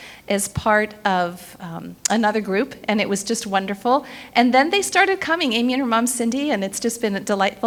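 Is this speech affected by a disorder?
No.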